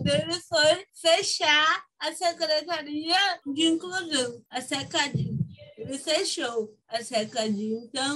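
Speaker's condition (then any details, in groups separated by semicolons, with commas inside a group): Cerebral palsy; from birth, motor sequelae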